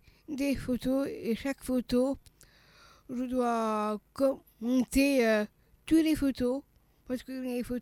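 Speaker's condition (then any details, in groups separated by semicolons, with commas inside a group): Down syndrome (trisomy 21); age 39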